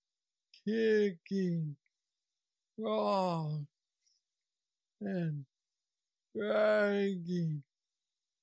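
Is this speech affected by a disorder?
Yes: Parkinson's disease; young onset at 35, neurostimulator brain implant after 2 years, works like brain pacemaker.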